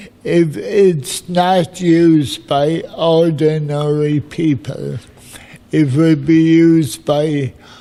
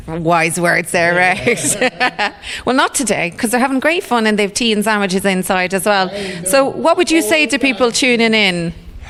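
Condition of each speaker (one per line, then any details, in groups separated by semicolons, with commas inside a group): Cerebral palsy
No condition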